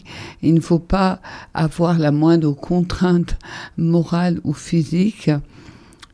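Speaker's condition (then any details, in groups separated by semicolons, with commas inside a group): ALS (Charcot's disease); breathing difficulties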